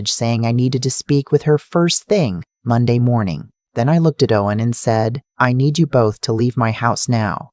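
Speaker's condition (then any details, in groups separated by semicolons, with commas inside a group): No condition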